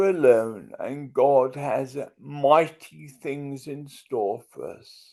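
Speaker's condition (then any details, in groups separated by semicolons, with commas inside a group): Multiple sclerosis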